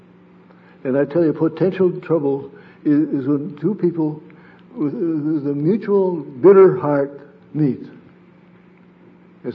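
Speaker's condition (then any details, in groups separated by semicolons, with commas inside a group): Parkinson's disease; sleep disrupted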